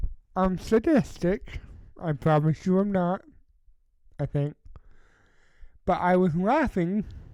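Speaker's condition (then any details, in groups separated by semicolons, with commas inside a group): Cerebral palsy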